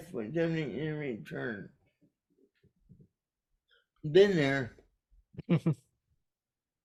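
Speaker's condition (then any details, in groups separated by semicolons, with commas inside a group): Cerebral palsy; caused by brainstem aneurysm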